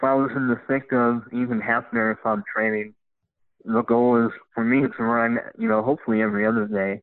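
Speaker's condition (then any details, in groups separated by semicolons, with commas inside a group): Cleft lip and palate; congenital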